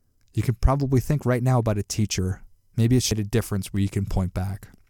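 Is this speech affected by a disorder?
No.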